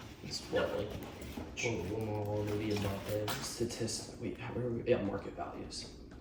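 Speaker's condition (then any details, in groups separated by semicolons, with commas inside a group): No condition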